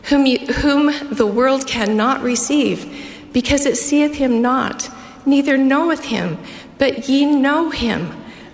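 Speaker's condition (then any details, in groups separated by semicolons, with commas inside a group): No condition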